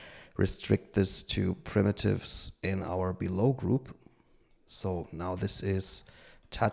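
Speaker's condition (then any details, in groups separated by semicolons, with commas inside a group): No condition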